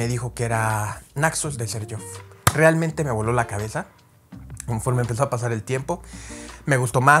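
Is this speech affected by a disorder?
No.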